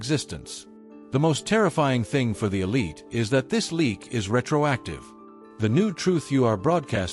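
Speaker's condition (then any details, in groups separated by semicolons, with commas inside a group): No condition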